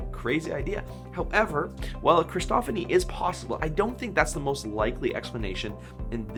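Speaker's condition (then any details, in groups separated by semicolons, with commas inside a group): No condition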